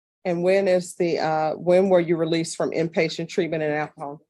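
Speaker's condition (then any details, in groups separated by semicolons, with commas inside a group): No condition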